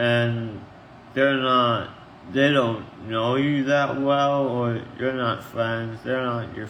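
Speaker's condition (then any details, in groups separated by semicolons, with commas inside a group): Tongue cancer; stage three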